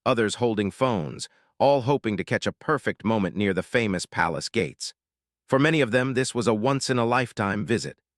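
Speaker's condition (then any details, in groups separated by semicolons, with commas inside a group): No condition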